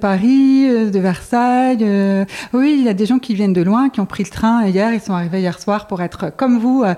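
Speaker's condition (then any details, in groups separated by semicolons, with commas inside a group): Acquired deafness, late-onset total hearing loss; progressive hearing loss, total hearing loss at age 25, then fitted with hearing aids; lip-reads, learned unconsciously while losing hearing, no lip-reading courses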